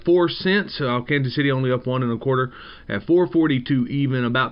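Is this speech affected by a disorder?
No.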